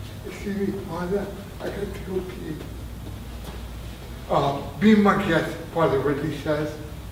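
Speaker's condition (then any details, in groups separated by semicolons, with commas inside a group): Traumatic brain injury; near-fatal injury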